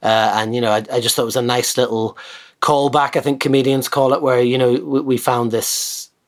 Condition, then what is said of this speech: No condition.